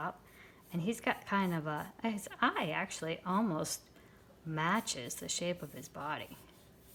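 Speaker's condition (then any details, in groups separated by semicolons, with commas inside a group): No condition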